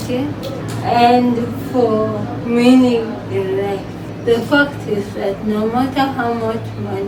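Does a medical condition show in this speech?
Yes: cerebral palsy; from birth.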